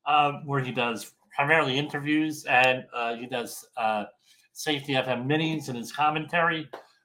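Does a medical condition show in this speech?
Yes: bilateral cleft lip and palate; childhood trouble using straws due to mouth anatomy.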